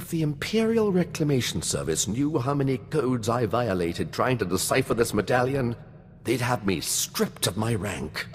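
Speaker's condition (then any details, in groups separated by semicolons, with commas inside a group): No condition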